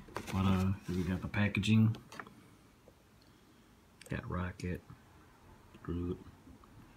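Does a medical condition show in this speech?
No.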